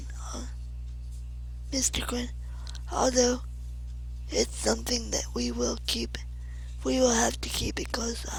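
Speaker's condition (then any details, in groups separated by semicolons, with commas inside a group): Cerebral palsy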